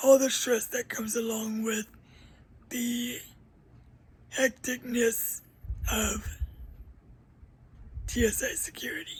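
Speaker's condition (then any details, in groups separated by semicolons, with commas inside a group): Cerebral palsy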